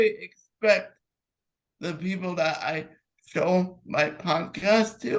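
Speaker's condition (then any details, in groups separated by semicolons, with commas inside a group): Cerebral palsy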